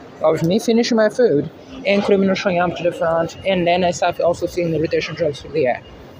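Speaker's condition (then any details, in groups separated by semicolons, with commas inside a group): No condition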